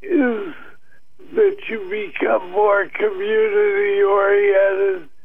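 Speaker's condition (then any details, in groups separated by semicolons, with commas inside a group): Parkinson's disease, mild; reduced neurotransmitters, possibly genetic and akron ohio tire factory water pollution; muscle stiffness, relieved by cannabis; slight difficulty in speaking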